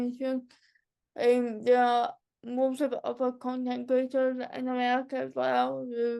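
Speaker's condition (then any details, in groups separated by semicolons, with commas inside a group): Cerebral palsy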